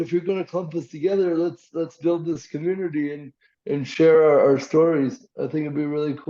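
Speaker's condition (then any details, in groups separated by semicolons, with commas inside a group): Cerebral palsy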